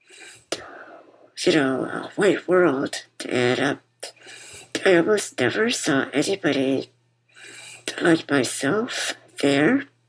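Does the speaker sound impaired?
Yes: muscular dystrophy; congenital, diagnosed as toddler, relies on others for daily living, later tracheostomy, 24-hour ventilator, speech lost; wears bipap machine to help breathing; bipap machine audible while speaking.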